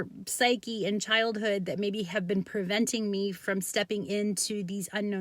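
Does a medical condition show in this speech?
No.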